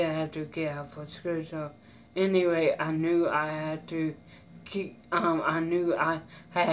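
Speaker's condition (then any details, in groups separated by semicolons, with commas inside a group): Mild cerebral palsy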